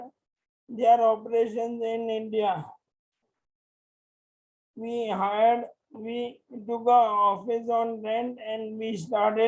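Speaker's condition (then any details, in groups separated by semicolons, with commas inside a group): Motor neuron disease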